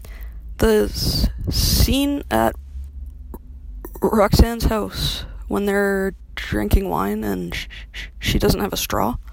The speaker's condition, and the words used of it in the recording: Stuttering. Okay, so sound quality aside, you'll note her stutter is pretty severe.